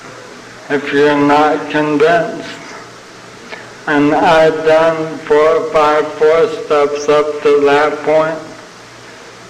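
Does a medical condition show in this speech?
Yes: ALS (Lou Gehrig's disease); young onset.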